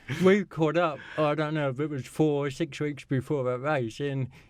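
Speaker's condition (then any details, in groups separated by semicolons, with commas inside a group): Cerebral palsy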